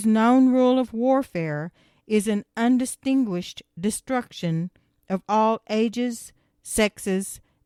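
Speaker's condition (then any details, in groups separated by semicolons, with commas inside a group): No condition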